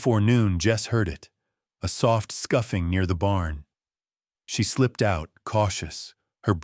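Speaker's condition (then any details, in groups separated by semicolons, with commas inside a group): No condition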